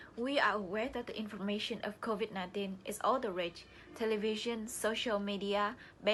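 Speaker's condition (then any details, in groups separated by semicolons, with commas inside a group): No condition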